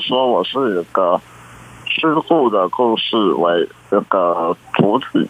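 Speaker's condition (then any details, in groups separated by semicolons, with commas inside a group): Congenital muscular dystrophy; present from birth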